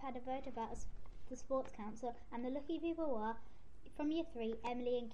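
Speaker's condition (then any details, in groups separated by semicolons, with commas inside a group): No condition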